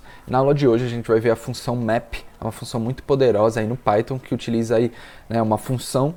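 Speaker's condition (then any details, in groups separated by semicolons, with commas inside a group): No condition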